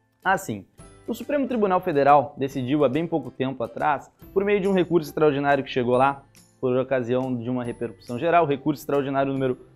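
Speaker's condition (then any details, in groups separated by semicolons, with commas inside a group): No condition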